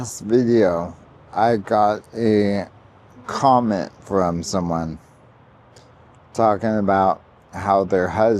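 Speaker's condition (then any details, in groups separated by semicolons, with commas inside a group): ALS; voice declining fast, certain sounds harder daily, voice banked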